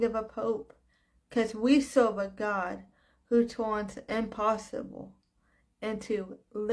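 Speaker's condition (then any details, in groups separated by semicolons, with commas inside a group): Cerebral palsy; quadriplegic, all four limbs, brain hemorrhage as premature newborn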